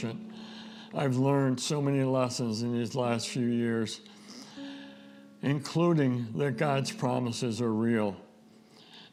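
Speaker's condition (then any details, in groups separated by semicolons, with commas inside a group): ALS; diagnosed almost two years ago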